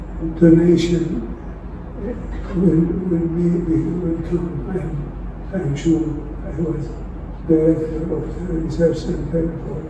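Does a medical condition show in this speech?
Yes: Parkinson's; diagnosed 13 years ago, age 75.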